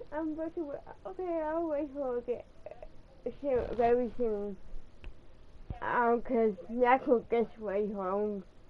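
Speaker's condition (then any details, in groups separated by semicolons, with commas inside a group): Cerebral palsy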